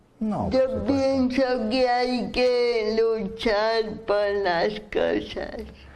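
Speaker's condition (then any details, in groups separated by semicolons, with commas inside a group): Cerebral palsy; speaks with difficulty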